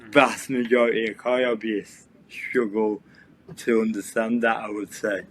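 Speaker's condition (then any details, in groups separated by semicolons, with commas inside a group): Cerebral palsy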